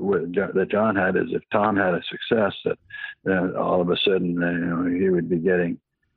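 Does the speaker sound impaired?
Yes: Parkinson's disease.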